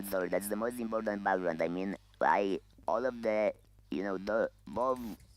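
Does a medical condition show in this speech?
Yes: laryngeal cancer, voice loss, electrolarynx.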